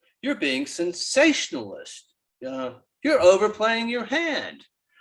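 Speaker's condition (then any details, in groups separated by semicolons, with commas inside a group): No condition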